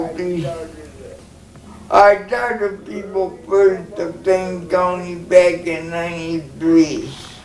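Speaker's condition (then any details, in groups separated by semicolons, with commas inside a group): Cerebral palsy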